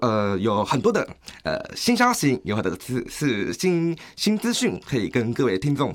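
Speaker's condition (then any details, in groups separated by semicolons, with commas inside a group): Bilateral hearing loss; uses many different assistive devices; voice slightly different from typical speakers, communicates and expresses very clearly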